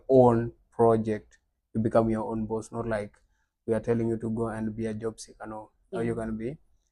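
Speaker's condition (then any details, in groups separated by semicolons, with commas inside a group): No condition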